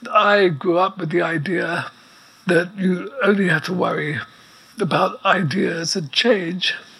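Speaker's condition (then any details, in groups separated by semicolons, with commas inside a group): ALS; progressive neuromuscular illness, effectively quadriplegic, wheelchair within six months of diagnosis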